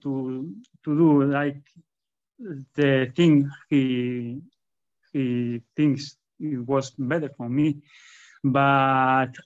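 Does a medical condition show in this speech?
Yes: stuttering; stutter in public speaking, attributed to lifelong shyness and introversion; stutters a lot when talking in public; here repeated sounds, repeated words, prolonged sounds.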